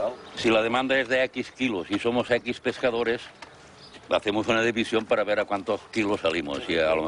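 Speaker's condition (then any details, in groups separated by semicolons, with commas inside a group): No condition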